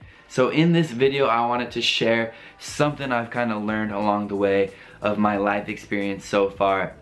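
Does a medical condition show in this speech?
No.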